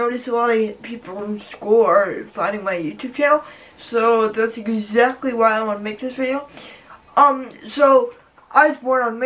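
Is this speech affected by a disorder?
Yes: cerebral palsy, spastic; voice not affected.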